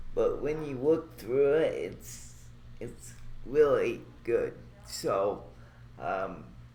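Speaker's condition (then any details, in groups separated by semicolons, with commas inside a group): Cerebral palsy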